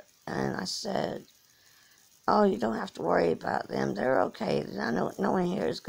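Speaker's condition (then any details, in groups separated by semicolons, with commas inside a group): Cerebral palsy; from birth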